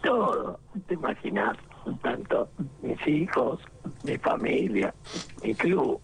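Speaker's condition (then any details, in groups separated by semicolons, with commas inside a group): Laryngectomy, esophageal speech; esophageal voice, very hard to relearn, sounds fairly clear, no assistive device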